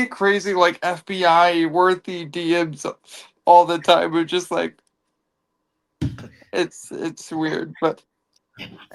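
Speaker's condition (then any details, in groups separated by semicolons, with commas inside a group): Cerebral palsy; from birth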